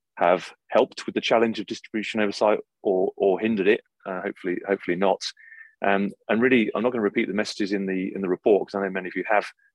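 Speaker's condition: No condition

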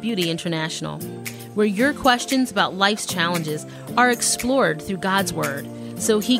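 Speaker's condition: No condition

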